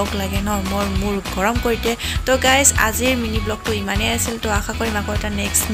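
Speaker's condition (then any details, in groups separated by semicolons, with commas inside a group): No condition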